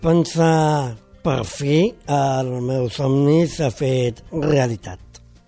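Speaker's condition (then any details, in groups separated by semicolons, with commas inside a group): Down syndrome; congenital, born with it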